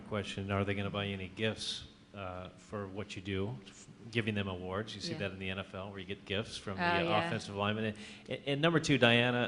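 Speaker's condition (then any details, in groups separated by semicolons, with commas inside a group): No condition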